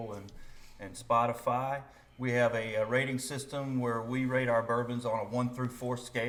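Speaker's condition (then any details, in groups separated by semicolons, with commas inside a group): No condition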